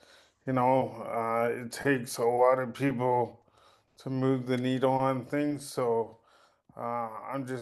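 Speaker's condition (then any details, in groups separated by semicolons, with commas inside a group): Cerebral palsy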